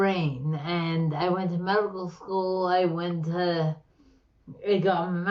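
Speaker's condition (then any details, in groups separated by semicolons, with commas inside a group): Slurred speech; slurred, stroke-like speech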